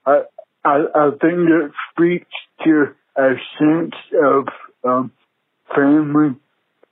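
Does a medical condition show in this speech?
Yes: cerebral palsy; present from birth, prevented playing sports growing up.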